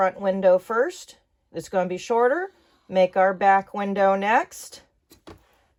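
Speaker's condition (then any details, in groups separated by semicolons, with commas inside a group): No condition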